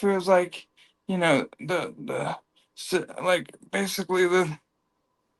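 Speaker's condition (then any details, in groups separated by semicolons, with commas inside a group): Cerebral palsy; from birth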